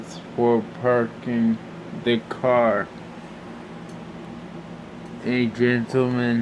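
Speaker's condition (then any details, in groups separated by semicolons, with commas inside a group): Brain injury (brain shearing); tracheostomy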